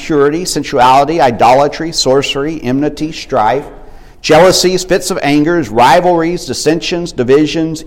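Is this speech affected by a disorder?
No.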